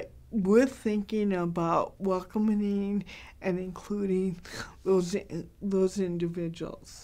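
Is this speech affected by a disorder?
Yes: cerebral palsy, mild; hard to understand.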